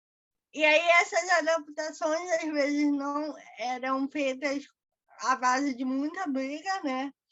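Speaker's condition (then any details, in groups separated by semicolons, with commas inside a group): Cerebral palsy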